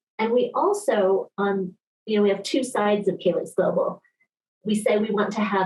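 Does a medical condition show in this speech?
No.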